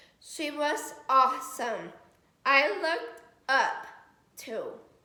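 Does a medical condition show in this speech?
Yes: cerebral palsy.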